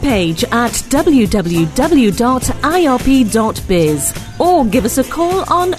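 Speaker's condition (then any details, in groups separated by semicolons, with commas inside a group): No condition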